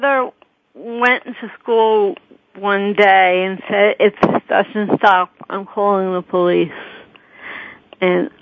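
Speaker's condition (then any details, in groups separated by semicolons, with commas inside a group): Cerebral palsy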